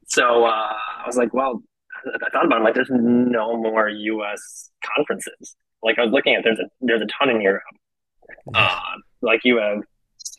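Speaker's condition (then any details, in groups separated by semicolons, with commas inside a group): Stutter; stutter since age 6, almost 20 years before trying to overcome it, began public speaking around 25; stutter still present, learning to use it better and fear it less; could never speak fluently in school talks or speech classes, public speaking a disaster; repeated sounds, repeated words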